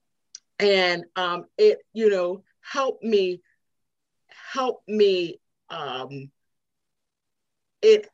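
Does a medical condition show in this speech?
Yes: aphasia; aphasia still present, memory relatively stronger; past speech therapy, speech therapist helped set up Constant Therapy app.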